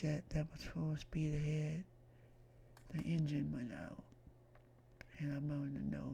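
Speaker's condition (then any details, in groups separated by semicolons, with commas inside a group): Myasthenia gravis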